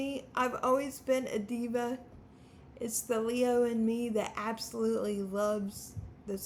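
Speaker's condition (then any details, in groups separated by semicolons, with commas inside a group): Spastic quadriplegic cerebral palsy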